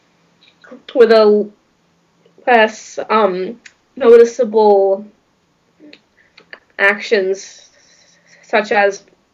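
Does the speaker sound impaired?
Yes: stuttering; stuttering since about age 3, father also stutters; age 16, 13 years since onset, ineffective school therapy, now stuttering-trained professional, friends support group conventions; here blocks.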